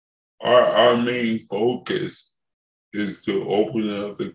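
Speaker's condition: Cerebral palsy; from birth

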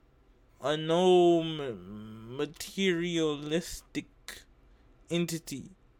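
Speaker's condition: Cerebral palsy; uses wheelchair

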